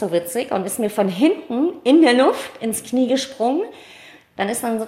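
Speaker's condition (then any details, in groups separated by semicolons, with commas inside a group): Cleft palate, mild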